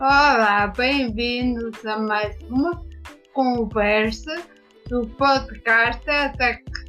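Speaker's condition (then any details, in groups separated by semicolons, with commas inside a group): Ataxia after brain injury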